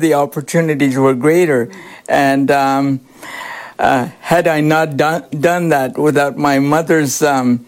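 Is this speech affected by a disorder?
Yes: cerebral palsy; cerebral palsy from birth.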